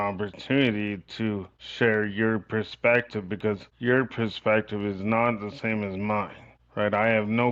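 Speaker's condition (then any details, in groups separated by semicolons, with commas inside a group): Cerebral palsy; from birth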